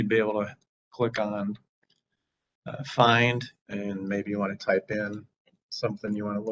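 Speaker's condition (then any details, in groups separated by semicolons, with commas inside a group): No condition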